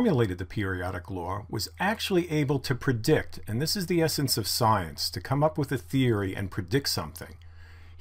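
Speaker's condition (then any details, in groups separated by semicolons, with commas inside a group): No condition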